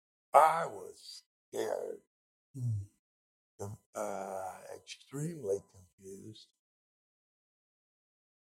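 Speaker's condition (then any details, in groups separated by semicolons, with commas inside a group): Speech impediment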